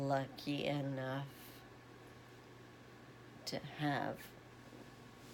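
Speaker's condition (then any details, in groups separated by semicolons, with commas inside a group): Essential tremor; affects arm, head, voice, progressive; on regular medication, new symptoms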